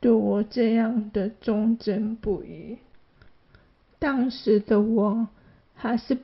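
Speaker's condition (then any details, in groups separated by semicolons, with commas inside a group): ALS; adult onset, hand weakness, arm muscle atrophy, involuntary muscle twitching throughout body, progressive muscle loss; reduced stamina, needs help dressing, brushing teeth, bathing and using phone; slower speech, quieter voice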